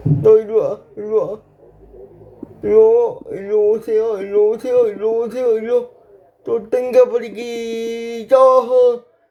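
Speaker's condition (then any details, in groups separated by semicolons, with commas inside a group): Brain lesion disability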